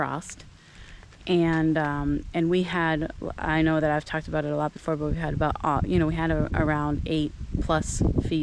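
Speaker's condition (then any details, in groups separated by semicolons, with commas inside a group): No condition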